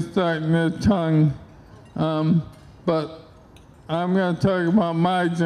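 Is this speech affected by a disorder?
Yes: ALS; onset left hand and arm.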